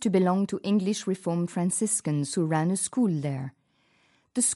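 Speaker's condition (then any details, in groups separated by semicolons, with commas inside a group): No condition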